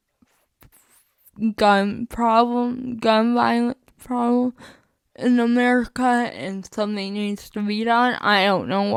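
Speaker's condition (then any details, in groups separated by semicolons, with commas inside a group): Spastic cerebral palsy, mixed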